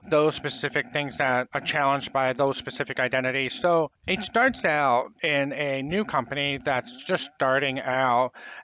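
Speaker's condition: Profound hearing loss, congenital; learned to talk

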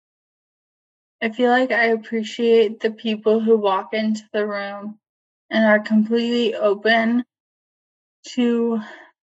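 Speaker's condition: ALS, limb onset; voice and swallowing monitored

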